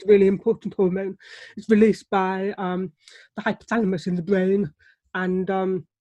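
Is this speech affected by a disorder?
Yes: deafness; relies on lip reading, struggles to hear baby cry or tones of sounds.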